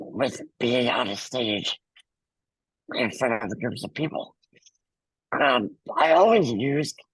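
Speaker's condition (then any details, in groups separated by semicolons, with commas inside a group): Muscular dystrophy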